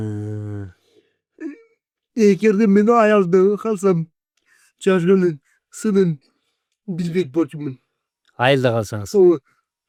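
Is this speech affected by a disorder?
Yes: cerebral palsy; 40 years with condition.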